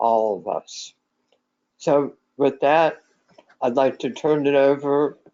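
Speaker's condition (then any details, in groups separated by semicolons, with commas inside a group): Head and neck cancer; severe difficulty swallowing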